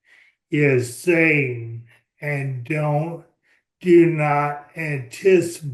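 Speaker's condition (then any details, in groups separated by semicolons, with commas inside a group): ALS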